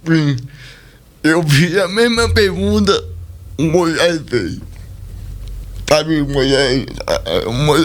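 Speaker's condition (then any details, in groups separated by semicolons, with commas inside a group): Cerebral palsy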